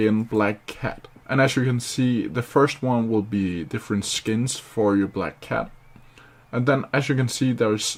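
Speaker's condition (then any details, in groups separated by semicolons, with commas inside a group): No condition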